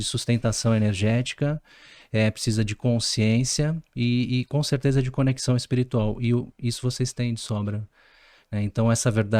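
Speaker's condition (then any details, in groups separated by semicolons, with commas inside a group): No condition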